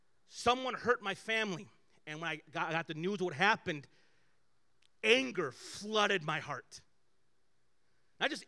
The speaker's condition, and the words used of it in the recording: No condition.